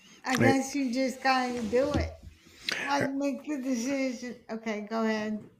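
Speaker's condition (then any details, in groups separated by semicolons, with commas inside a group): Hemiplegic cerebral palsy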